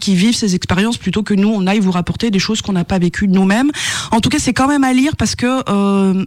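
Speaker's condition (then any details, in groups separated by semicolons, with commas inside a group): No condition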